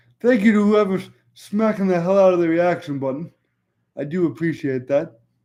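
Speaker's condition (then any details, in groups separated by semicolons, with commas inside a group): Cerebral palsy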